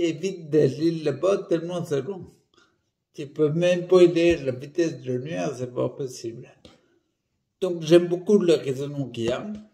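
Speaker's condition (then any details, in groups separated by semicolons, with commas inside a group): Primary progressive multiple sclerosis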